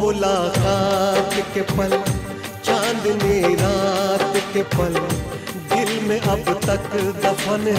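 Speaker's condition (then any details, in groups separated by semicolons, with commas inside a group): No condition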